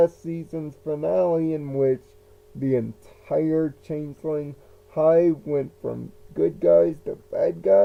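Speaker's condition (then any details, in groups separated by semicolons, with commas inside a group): Cerebral palsy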